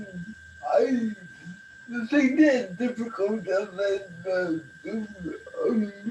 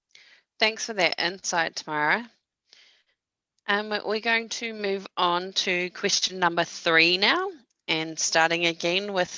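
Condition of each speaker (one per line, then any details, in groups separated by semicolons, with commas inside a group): Cerebral palsy
No condition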